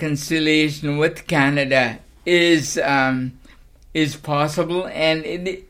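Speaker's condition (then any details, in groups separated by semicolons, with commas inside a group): Cerebral palsy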